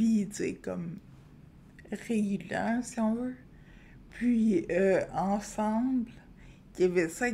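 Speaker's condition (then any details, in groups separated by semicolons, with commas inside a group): Friedreich's ataxia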